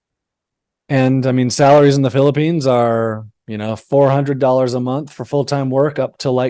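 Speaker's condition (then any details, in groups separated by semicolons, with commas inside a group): No condition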